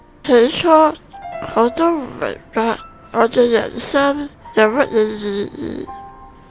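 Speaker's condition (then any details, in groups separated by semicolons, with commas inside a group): Spinal muscular atrophy; Type 1, most severe form, diagnosed a few years after birth, progressive loss of movement; writes with two usable fingers, needs mother's help to drink water, not yet on new drug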